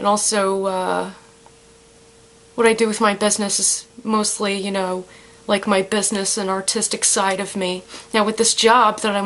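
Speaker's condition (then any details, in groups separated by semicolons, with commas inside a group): No condition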